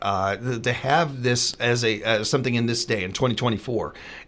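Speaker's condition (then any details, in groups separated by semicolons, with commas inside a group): No condition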